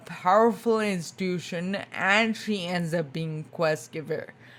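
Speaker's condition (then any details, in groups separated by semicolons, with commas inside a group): Spinocerebellar ataxia type 2, SCA2; tongue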